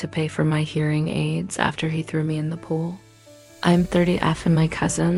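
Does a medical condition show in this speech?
No.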